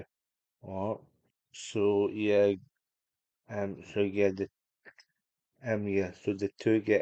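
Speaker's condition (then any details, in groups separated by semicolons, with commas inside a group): Cerebral palsy; unable to walk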